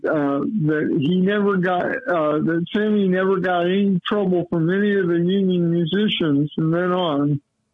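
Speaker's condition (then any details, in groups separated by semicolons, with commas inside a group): Cerebral palsy; lifelong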